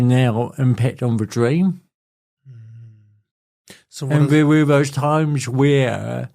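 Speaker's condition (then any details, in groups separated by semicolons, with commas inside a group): Cerebral palsy; speech impediment, voice noticeably affected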